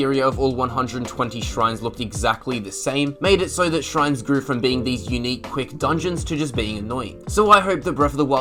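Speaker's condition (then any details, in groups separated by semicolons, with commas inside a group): No condition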